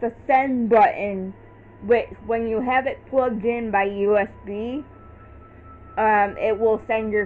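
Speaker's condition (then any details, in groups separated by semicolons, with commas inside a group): Cerebral palsy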